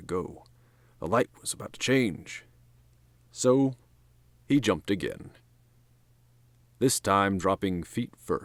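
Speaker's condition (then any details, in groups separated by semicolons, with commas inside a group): No condition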